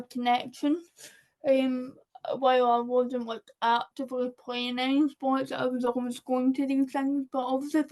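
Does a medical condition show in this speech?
Yes: cerebral palsy.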